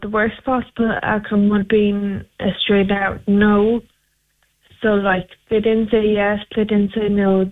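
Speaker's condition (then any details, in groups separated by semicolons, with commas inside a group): Friedreich's ataxia; progressive condition, worsening each day; awaiting HSE funding decision on Skyclarys by Biogen, wait almost two years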